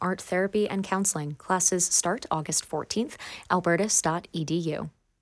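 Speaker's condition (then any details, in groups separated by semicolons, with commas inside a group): No condition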